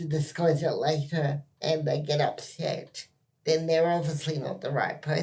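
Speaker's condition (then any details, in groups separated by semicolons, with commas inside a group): Cerebral palsy spastic quadriplegia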